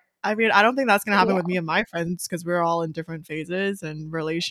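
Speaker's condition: No condition

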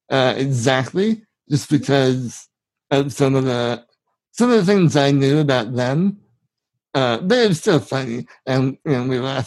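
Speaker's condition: Spinal muscular atrophy, severe; brain signals not reaching muscles

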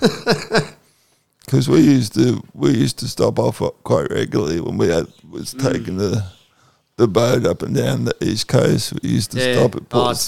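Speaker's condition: Cerebral palsy

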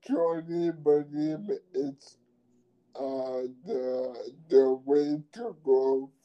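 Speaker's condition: ALS; voice box going

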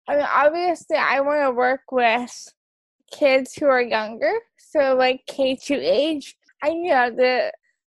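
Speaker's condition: Cerebral palsy; wheelchair use, onset before birth

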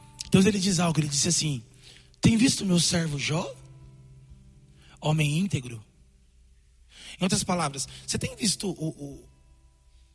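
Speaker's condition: No condition

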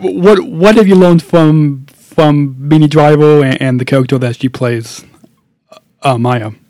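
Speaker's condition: Stuttering; repeated words, prolonged sounds

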